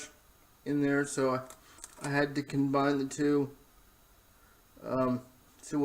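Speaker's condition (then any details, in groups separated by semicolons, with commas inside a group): Cerebral palsy, spastic diplegia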